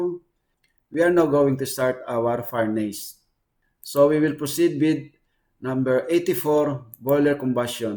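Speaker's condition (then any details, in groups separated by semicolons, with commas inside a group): No condition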